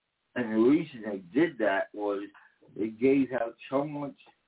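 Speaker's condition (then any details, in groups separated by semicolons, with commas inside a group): Damaged vocal cord; may talk too fast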